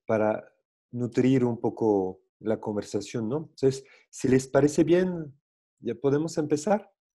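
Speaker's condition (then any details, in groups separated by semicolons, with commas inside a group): No condition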